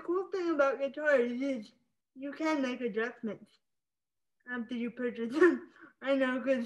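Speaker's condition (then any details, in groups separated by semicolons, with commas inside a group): Spastic cerebral palsy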